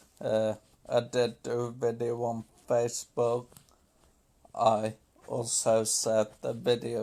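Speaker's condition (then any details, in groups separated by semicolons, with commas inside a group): Multiple sclerosis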